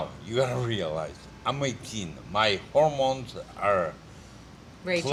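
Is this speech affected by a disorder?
Yes: multiple sclerosis; diagnosed at age 17.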